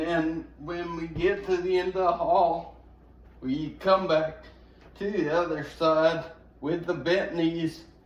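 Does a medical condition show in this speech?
Yes: brain injury.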